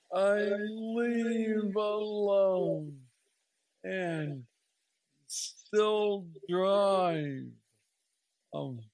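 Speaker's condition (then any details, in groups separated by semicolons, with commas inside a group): Parkinson's disease; young onset at 35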